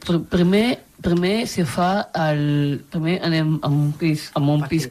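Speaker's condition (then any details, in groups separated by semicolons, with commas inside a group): Down syndrome; adult, 30 years old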